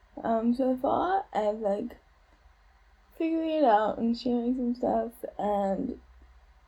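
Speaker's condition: Cerebral palsy; age 29

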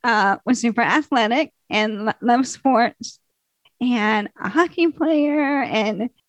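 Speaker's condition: ALS; still able to swallow and eat without choking

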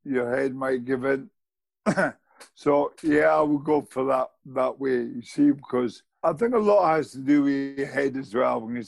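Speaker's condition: Motor neurone disease; diagnosed at 46 after about 6 months, began with twitches and muscle wasting, no pain, no effective drug; nearly 4 years since diagnosis, needs help showering, feeding and dressing, still walks, gym, climbs stairs; still speaks, host calls speech eloquent

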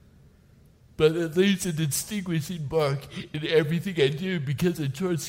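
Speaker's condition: Cerebral palsy; from birth, diagnosed age five, hand tremor, rare muscle and nerve disease onset eighth grade; walking again after therapy, types instead of handwriting, gets tired; does not talk like typical speaker, speech typical before eighth grade disease onset

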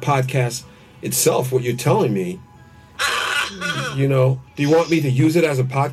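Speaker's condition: No condition

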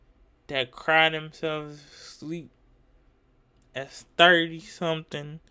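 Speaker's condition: Cerebral palsy; uses wheelchair

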